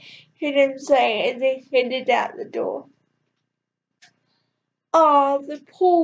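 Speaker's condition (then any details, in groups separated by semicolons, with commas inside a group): Cerebral palsy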